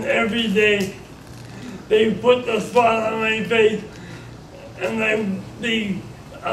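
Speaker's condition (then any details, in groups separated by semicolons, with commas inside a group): Traumatic brain injury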